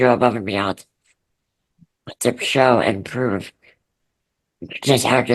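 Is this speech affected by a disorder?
Yes: muscular dystrophy; since birth, degenerative, back surgery for severe scoliosis.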